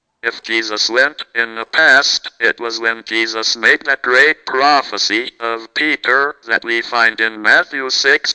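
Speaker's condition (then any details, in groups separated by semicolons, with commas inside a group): Cerebral palsy, speech-generating device; never knew what it was like to talk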